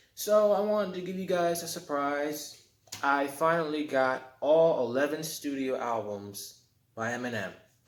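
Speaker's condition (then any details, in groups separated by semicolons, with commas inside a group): No condition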